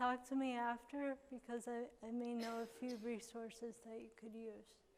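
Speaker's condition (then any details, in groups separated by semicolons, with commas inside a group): Cerebral palsy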